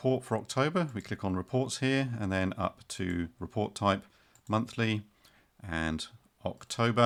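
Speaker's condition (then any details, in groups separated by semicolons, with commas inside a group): No condition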